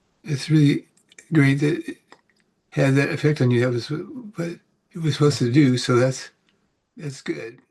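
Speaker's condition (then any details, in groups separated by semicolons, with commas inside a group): Parkinson's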